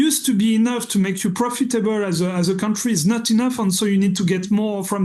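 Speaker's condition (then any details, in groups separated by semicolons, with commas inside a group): No condition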